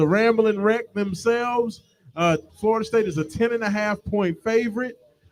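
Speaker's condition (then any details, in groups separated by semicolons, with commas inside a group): No condition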